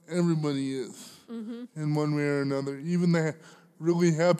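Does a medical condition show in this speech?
Yes: cerebral palsy; smokes a lot of cannabis.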